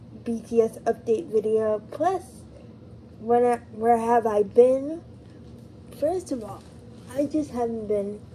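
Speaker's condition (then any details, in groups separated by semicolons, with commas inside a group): Cerebral palsy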